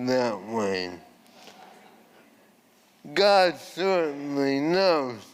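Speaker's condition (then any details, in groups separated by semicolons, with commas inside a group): ALS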